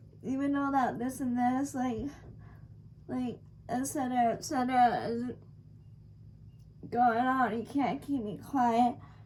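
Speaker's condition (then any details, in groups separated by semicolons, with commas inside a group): Cerebral palsy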